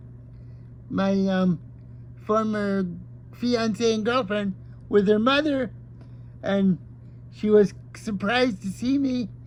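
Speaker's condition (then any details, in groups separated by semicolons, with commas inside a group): Cerebral palsy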